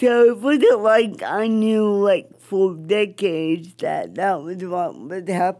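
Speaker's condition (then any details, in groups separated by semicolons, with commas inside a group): Cerebral palsy; cerebral palsy from oxygen deprivation at birth, affects speech, movement, balance, wheelchair, earlier physical therapy, walker; jokingly called a god-given accent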